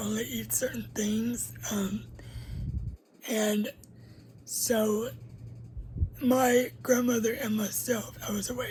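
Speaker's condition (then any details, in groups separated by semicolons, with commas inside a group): Cerebral palsy; uses a wheelchair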